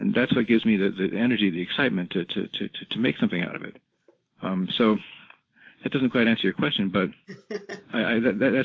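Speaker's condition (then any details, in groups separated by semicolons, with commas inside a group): Parkinson's disease, rigidity-predominant, no tremor; gait mainly affected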